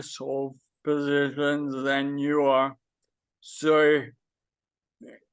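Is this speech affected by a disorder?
Yes: Friedreich's ataxia; does voice exercises.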